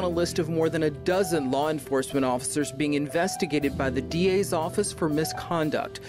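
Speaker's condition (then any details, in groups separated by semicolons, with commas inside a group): No condition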